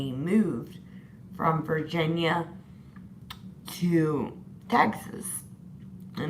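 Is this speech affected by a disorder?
Yes: disability causing slurred speech.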